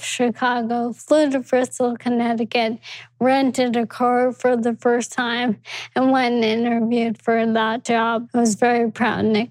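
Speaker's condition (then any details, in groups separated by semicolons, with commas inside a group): ALS; speech affected by ALS, noticeable on podcasts and shows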